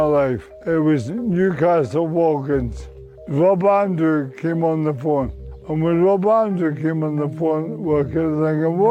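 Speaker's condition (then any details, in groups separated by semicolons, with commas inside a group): Motor neuron disease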